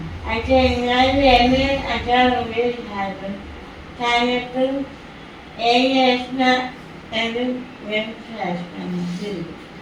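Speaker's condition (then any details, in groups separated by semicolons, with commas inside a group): Throat cancer; about one year since onset, liquid food only, nutritional support; could not speak last month, now somewhat clearer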